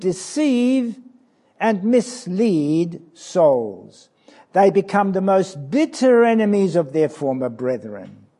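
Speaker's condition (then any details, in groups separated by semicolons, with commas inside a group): No condition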